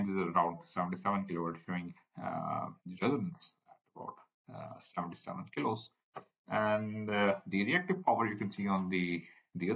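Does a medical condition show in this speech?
No.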